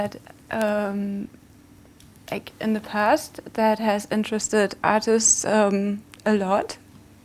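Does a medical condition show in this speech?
No.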